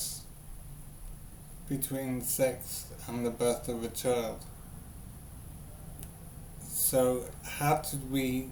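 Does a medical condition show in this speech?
Yes: brain injury.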